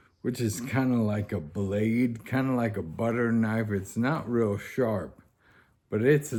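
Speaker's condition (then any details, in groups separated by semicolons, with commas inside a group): ALS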